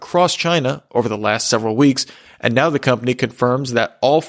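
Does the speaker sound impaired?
No.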